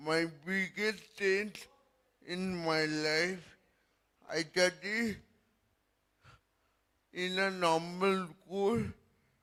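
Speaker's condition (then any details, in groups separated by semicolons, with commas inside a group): Cerebral palsy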